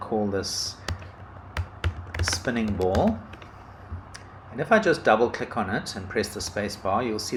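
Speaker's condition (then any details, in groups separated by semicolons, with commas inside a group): No condition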